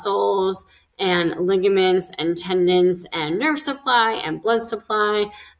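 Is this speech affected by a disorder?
Yes: cleft lip and palate; speech therapy.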